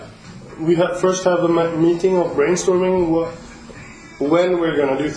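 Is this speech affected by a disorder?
No.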